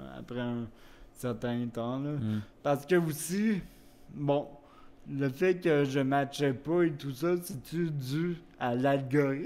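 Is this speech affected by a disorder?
Yes: cerebral palsy; wheelchair use.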